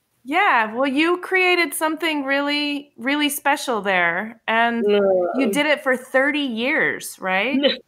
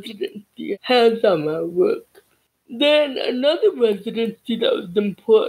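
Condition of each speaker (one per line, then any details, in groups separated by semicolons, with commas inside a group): No condition
Cerebral palsy; from birth, deaf in both ears; childhood speech therapy, lip reading training to improve speech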